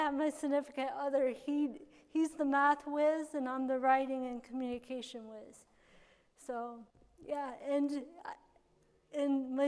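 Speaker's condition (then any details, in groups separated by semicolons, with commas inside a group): Cerebral palsy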